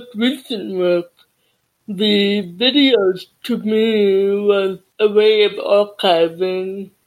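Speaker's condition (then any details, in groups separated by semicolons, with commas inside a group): Deafness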